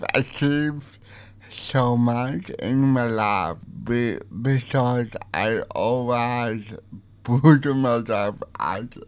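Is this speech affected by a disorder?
Yes: cerebral palsy; partly voiced, partly typed audio on light writer communication device.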